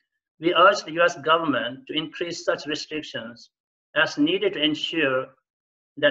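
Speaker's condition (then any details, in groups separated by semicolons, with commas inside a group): No condition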